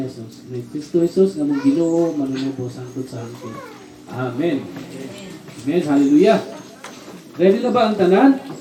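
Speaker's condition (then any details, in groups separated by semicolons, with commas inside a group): No condition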